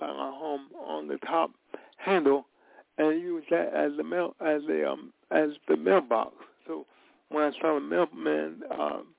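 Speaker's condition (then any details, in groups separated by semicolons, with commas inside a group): Cerebral palsy; from birth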